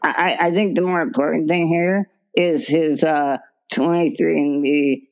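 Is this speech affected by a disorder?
Yes: spinal muscular atrophy; progressive muscle weakness, wheelchair user, told was dead 14 years ago; weighs 44 pounds, started medication to stop worsening about two months ago.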